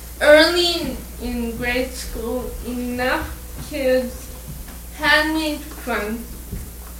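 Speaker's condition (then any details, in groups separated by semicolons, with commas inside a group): Cerebral palsy; air blocked after birth, revived, weak loose muscles, foot drop, trips and falls, slow rising; slurred, unintelligible when excited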